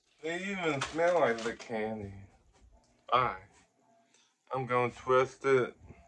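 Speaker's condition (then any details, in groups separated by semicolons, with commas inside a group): Ataxic cerebral palsy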